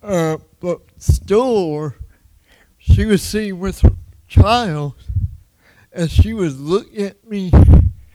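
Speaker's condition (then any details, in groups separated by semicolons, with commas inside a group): Cerebral palsy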